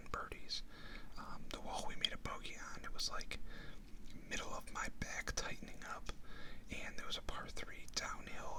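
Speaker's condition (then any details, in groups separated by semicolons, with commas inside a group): No condition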